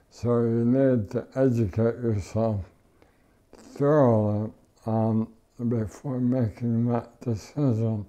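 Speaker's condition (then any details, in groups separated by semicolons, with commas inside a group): ALS; hand and finger weakness, finger glove; cough assist machine, physical therapy, no tracheostomy; mucus once blocked airway, could not breathe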